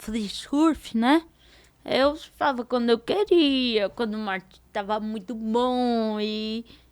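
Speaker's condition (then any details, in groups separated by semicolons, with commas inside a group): Cerebral palsy; diparetic form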